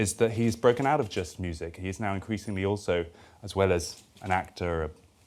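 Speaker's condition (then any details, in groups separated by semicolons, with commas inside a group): No condition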